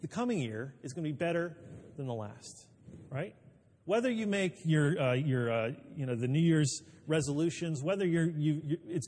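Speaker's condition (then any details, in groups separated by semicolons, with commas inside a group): No condition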